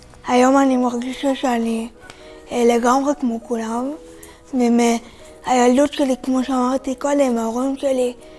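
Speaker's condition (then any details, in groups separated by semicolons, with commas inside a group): Cerebral palsy; from birth, physical disability only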